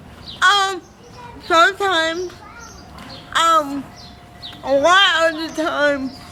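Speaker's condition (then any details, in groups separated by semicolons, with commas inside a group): Cerebral palsy; from birth, affects walking; hard to understand, worse when fast, pronunciation trouble, formerly speech device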